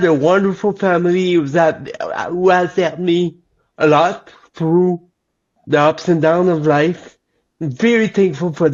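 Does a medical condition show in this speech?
Yes: cerebral palsy; lifelong.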